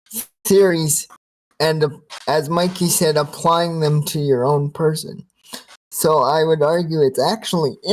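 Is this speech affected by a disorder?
Yes: cerebral palsy, spastic quadriplegia, severe.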